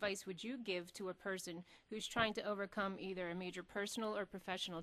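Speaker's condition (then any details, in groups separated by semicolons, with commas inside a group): No condition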